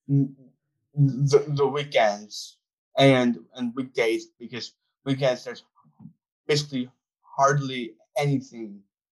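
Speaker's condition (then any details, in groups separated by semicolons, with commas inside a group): Down syndrome; about 25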